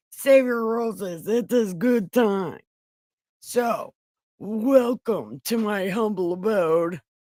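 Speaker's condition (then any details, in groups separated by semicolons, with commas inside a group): Brain injury; right side numb including tongue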